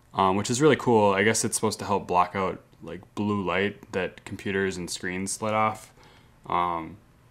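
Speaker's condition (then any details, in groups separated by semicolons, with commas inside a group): No condition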